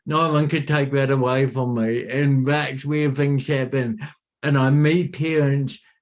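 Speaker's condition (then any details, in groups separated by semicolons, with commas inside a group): Cerebral palsy; from birth; speech impediment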